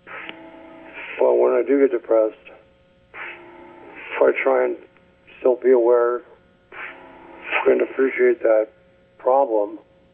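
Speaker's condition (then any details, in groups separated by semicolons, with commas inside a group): ALS; speech getting worse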